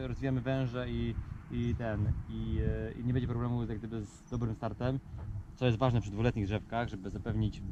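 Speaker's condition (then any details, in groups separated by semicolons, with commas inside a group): No condition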